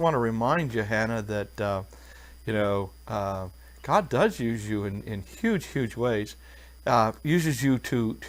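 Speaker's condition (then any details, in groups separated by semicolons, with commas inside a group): No condition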